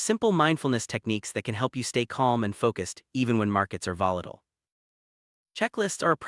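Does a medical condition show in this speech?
No.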